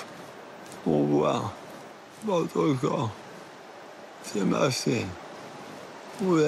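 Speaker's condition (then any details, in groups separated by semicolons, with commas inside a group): Maladie de Charcot (ALS); all muscles progressively paralysed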